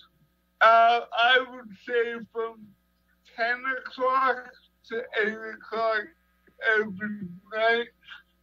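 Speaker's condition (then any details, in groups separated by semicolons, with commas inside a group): Cerebral palsy; 37 years, long-term care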